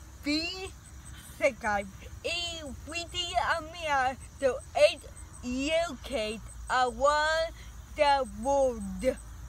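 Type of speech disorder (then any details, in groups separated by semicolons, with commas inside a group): Apraxia of speech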